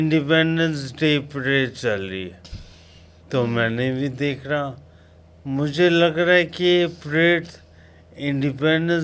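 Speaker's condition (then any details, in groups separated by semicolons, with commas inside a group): Coma after road accident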